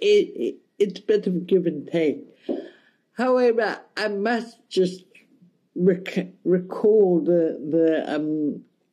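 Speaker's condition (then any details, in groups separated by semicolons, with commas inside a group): Cerebral palsy, mild; speech affected a bit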